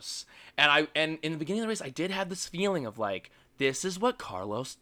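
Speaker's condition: No condition

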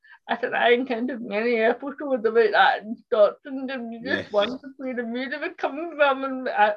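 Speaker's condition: Cerebral palsy; speech impairment

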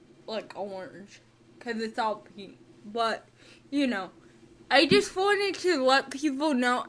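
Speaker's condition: Cerebral palsy; about three-month break from podcasting

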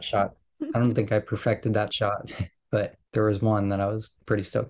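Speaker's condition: No condition

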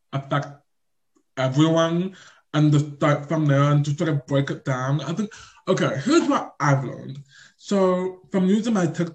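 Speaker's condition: Deaf or hard of hearing; does not hear everything

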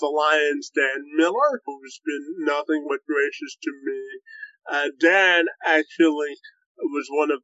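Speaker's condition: Cerebral palsy, spastic quadriplegia

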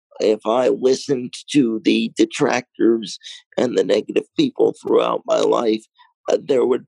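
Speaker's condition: Cerebral palsy, mild

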